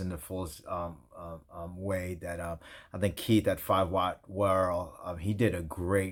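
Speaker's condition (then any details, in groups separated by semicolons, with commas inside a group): No condition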